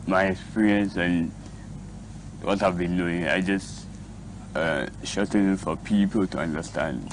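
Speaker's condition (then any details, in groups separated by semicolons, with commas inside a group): Cerebral palsy; diagnosed at age 24; speech therapy, speech improved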